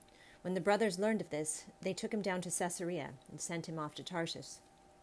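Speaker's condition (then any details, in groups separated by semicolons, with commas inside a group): No condition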